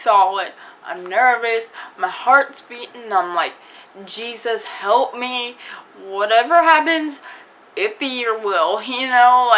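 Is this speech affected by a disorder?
Yes: cerebral palsy.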